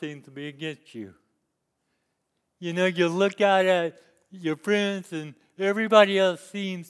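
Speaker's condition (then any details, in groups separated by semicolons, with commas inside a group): Cerebral palsy; lifelong disability since youth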